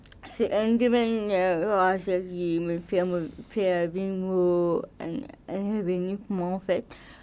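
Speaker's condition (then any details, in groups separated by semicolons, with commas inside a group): Cerebral palsy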